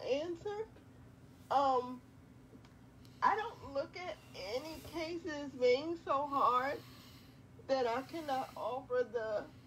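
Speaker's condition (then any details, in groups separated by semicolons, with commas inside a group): Quadriplegic cerebral palsy; quadriplegic, from birth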